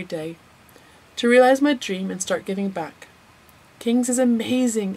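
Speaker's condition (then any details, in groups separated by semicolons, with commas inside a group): No condition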